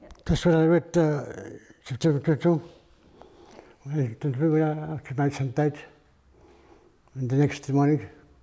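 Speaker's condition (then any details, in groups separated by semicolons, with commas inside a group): Parkinson's; failing health; hard time talking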